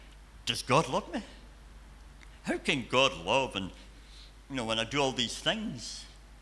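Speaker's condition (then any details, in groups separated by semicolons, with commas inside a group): Cleft palate and cleft lip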